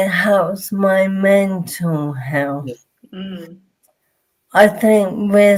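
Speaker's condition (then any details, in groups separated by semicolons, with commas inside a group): Motor neurone disease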